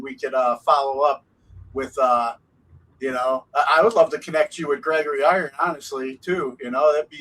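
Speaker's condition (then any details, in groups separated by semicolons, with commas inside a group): No condition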